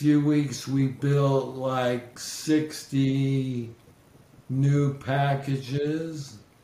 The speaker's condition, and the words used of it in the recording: ALS (motor neuron disease). If it's a little bit slurred, that's fine.